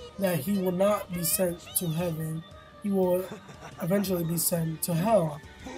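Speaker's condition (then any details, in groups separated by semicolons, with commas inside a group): No condition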